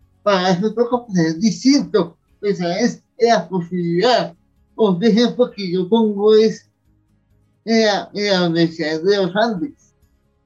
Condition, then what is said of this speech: Cerebral palsy. Si me dio dificultad Ese el habla y siendo conferencista, eso como que no, como que un futbolista sin pierna, como que no tiene muy que sin embargo, bien.